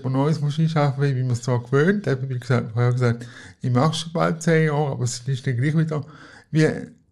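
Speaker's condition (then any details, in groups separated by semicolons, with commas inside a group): Cerebral palsy; cerebral palsy present from birth, wheelchair user, crawled on knees as child, needs help in daily life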